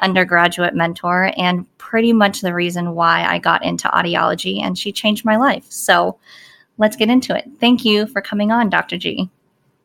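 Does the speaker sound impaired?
Yes: cleft palate.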